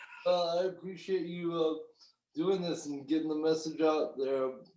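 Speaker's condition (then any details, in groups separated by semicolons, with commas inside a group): Cerebral palsy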